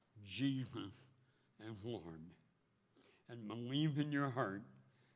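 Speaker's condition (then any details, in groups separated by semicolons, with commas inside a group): Speech impediment; 17 surgeries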